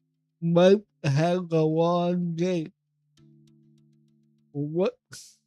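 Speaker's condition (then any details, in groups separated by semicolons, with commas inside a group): Cerebral palsy; affects voice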